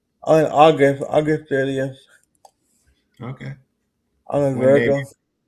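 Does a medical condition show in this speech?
Yes: cerebral palsy.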